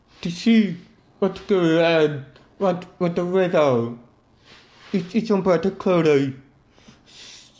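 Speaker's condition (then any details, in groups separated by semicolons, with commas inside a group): Hard of hearing since birth, bilateral, cochlear implant; both ears, right cochlear implant since age 15, never really learned to listen to sound; hard to speak when unable to hear own voice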